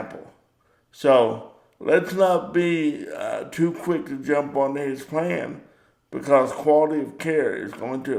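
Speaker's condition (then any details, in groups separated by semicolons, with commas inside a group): Cerebral palsy; power wheelchair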